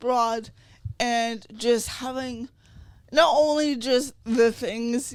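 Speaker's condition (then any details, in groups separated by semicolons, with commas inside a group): Cerebral palsy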